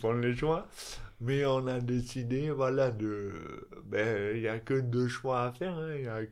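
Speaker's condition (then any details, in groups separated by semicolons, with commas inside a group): Dystonia; elocution difficulties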